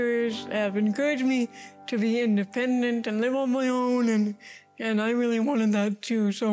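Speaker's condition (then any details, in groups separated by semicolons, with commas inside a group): Cerebral palsy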